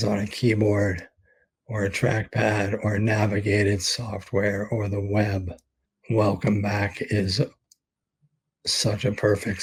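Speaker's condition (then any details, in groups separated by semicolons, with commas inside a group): ALS; expects to lose voice very soon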